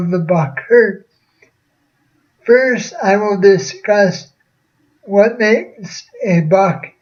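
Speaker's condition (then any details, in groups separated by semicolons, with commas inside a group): Cerebral palsy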